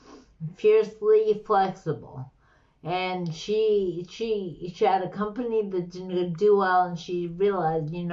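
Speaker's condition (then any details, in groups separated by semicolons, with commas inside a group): Slurred speech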